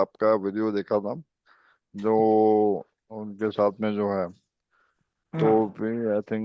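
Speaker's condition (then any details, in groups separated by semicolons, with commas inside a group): ALS; speech improved a little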